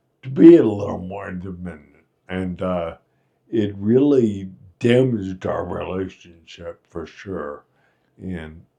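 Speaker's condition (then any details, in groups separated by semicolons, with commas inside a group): Friedreich's ataxia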